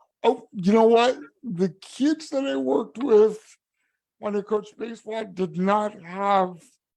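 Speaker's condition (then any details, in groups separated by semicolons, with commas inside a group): Cerebral palsy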